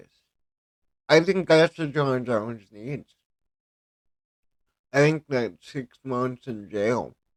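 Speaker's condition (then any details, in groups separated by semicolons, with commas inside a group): Cerebral palsy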